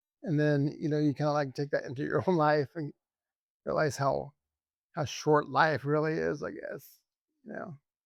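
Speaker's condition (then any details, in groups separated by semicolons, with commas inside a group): ALS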